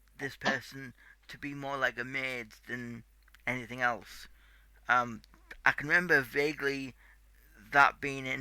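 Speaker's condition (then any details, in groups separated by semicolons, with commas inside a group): Cerebral palsy; tight muscles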